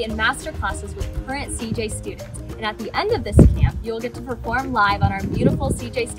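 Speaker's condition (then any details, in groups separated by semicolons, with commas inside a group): No condition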